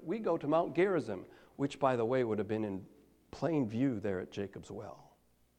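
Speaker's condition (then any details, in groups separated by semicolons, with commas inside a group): No condition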